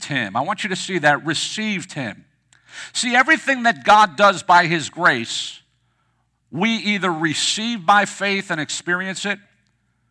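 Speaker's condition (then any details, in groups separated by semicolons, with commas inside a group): No condition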